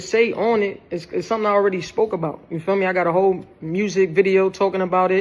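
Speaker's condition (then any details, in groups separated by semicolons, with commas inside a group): No condition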